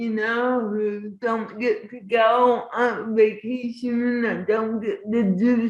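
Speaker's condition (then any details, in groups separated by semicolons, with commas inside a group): Cerebral palsy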